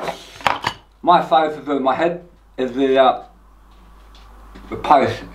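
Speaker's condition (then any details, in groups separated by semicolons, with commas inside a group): Tongue cancer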